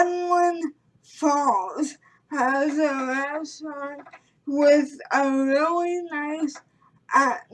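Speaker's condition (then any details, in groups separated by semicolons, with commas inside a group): Cerebral palsy; premature birth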